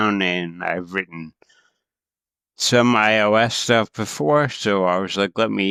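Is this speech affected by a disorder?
Yes: cerebral palsy.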